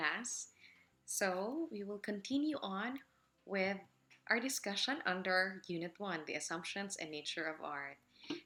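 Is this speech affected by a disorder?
No.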